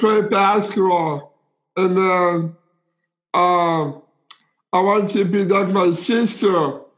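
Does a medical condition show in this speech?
Yes: Down syndrome; congenital, two holes in heart, open heart surgery under 5 months, four major ear surgeries, small ear canals.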